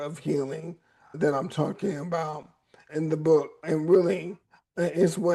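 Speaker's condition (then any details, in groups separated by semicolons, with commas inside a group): ALS; voice raspy at times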